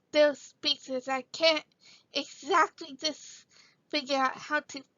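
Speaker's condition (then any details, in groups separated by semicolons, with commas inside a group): Cerebral palsy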